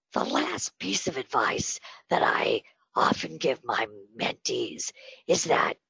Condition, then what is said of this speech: Spasmodic dysphonia. Doesn't do anything for my wrinkles, but it does give me a breathy voice, so I sound like